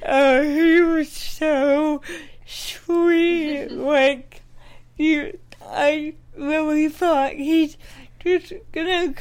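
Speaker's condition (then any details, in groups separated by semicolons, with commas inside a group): Cerebral palsy; working with speech therapist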